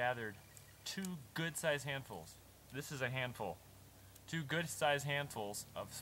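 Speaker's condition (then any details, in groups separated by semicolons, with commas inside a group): No condition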